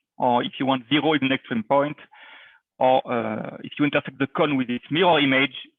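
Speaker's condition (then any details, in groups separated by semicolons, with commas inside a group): No condition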